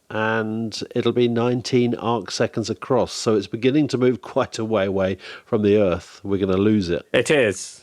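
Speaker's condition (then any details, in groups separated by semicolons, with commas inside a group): No condition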